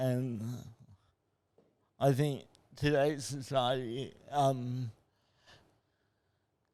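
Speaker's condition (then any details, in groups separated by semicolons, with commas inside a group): Cerebral palsy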